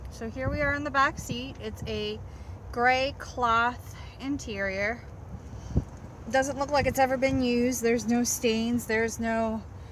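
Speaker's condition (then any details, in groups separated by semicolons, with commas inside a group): No condition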